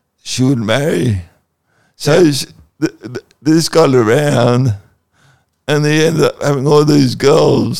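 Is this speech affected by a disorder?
Yes: cerebral palsy.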